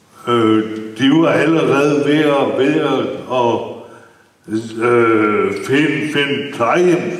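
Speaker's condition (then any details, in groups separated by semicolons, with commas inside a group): Brain injury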